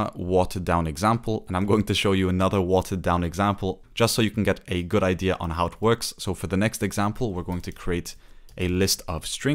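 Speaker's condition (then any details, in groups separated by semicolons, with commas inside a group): No condition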